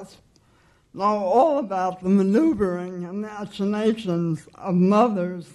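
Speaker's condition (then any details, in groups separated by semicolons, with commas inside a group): Cerebral palsy; from birth, shaky hand, abnormal walk; disability accent, usually comprehensible, occasionally less, halting voice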